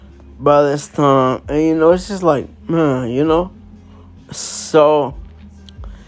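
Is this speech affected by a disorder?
Yes: cerebral palsy; able to walk, able to talk.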